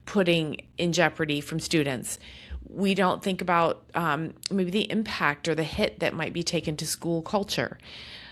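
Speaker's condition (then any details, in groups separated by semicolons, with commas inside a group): No condition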